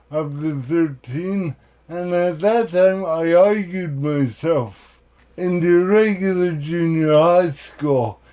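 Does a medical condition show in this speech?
Yes: cerebral palsy.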